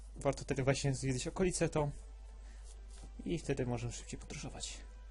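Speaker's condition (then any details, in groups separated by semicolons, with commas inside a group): No condition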